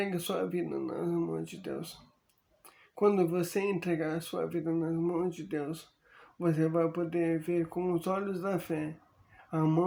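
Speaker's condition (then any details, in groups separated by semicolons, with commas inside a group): Amyotrophic lateral sclerosis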